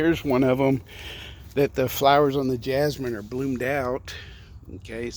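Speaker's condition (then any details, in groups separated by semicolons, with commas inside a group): No condition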